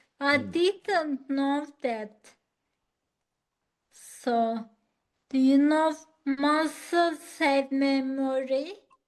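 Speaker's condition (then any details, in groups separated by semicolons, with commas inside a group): Acquired ataxia; lost speech at onset, speech therapy, still slow but understandable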